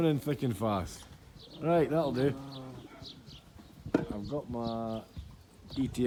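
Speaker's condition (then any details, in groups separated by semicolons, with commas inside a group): No condition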